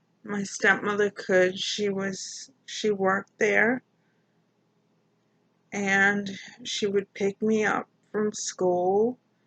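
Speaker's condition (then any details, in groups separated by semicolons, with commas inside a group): Mild cerebral palsy; mild, birth injury, affects legs, cannot stand long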